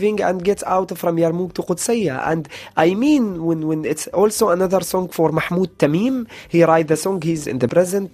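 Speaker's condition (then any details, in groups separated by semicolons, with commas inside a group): No condition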